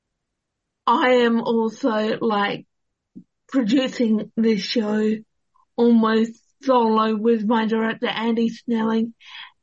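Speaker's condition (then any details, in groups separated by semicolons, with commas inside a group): Cerebral palsy; therapies during schooling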